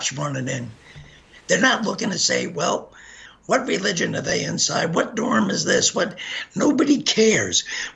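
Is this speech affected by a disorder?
Yes: gunshot injury to voice box; shot 15 times, face bullet ripped esophagus, hit spine, lodged 3 mm by carotid; bullet still lodged behind carotid artery, from Oak Creek Sikh temple shooting.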